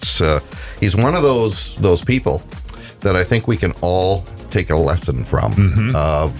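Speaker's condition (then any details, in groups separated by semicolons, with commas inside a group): No condition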